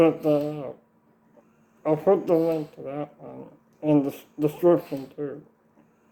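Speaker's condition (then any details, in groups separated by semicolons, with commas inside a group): Duchenne muscular dystrophy; tracheostomy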